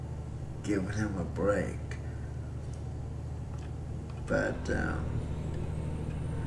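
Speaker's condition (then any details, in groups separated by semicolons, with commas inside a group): Cerebral palsy; breathing fine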